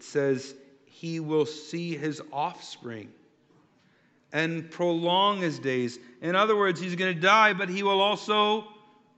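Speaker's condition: No condition

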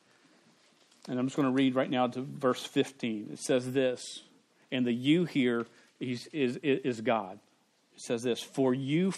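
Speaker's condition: Stuttering; much worse through school years, variable with bad days; pretty fluent now, some days unable to say own name; repeated sounds, repeated words

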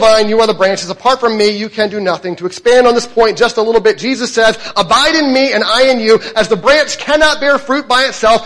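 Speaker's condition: No condition

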